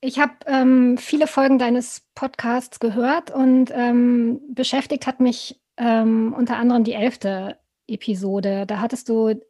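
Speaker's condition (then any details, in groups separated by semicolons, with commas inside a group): No condition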